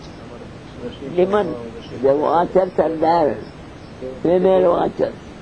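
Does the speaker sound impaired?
Yes: deafness; long fluent English story narration, questions from listeners not taken.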